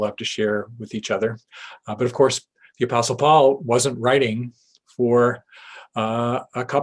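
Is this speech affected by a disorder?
No.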